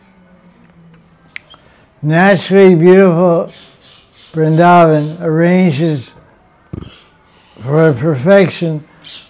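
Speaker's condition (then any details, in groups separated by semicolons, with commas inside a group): Deafness; reads translations aloud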